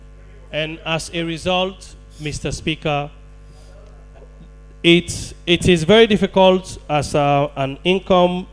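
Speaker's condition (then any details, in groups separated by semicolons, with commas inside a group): No condition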